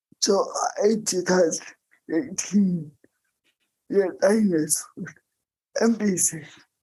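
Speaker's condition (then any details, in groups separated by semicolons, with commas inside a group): Cerebral palsy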